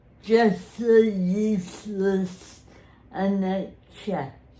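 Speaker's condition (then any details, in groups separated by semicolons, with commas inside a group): Cerebral palsy; spastic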